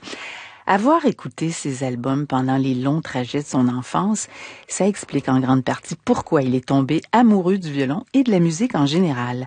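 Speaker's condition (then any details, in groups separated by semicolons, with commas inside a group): No condition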